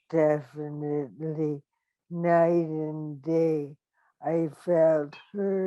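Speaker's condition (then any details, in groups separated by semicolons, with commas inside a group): ALS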